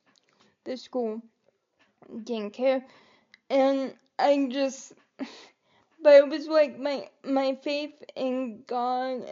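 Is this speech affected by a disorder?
Yes: cerebral palsy; able to articulate and speak.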